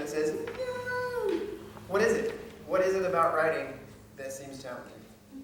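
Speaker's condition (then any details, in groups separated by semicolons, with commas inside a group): No condition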